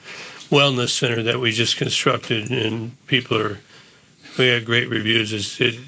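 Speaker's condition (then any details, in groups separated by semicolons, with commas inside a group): Parkinson's disease; Parkinson's disease diagnosed about 10 years ago, early posture and neck problems, Diamondbacks neck and shoulder surgeries; once unable to speak on live TV, leading to diagnosis two days later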